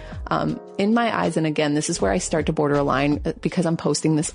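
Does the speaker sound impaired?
No.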